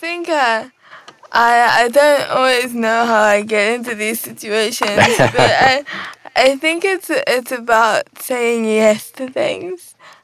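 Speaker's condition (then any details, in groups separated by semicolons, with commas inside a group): Cerebral palsy; wheelchair user since diagnosis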